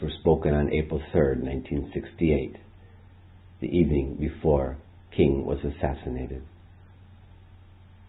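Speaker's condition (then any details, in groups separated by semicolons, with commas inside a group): No condition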